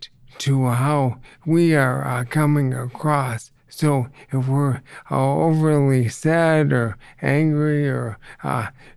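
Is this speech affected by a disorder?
Yes: ALS; reduced ability to get around.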